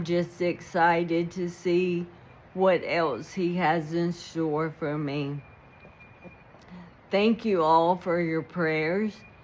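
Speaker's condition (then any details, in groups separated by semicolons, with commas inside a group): ALS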